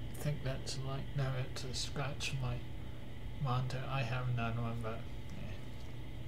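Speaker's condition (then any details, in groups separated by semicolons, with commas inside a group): Cerebral palsy; cannot stand beyond 10 minutes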